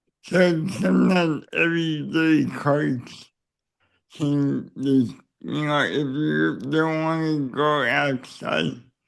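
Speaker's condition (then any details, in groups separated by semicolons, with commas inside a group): Cerebral palsy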